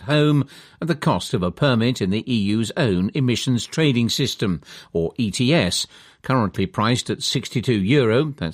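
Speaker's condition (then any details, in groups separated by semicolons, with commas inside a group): No condition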